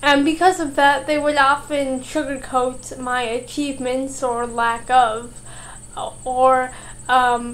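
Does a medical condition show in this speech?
Yes: cerebral palsy, mild.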